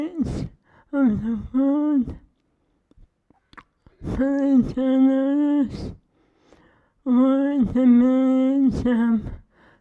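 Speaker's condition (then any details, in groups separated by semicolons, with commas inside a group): ALS; swallowing lost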